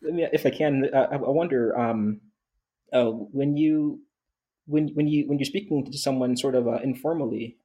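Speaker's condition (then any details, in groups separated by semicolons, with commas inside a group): Stuttering; onset at age 10, worse when trying to impress or rushing, absent when singing or self-talk; stuttered during recording, reset by stopping, backing up, slowing rate; stutters when speaking too fast, muddy jumble, pauses, backs up, slows rate; repeated words, blocks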